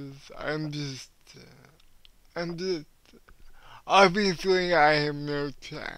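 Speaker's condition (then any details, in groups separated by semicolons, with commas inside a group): Cerebral palsy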